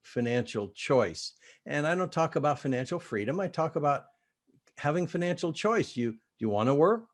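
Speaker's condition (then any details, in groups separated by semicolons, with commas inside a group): No condition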